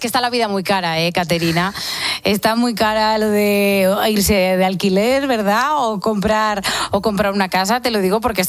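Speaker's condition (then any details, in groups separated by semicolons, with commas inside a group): No condition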